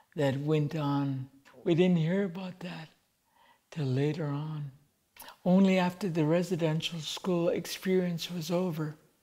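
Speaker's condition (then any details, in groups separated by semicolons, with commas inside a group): Cerebral palsy; present from birth, late diagnosis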